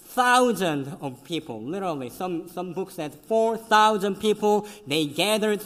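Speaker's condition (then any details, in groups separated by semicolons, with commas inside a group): Cleft lip and palate; congenital, severe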